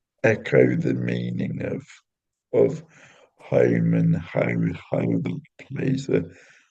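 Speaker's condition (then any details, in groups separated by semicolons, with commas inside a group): Cerebral palsy; intrathecal baclofen pump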